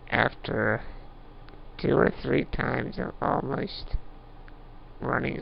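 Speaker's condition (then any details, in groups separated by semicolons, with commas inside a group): Duchenne muscular dystrophy; sleep apnea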